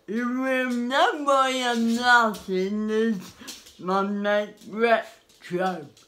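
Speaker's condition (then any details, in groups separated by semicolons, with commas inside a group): Cerebral palsy; spastic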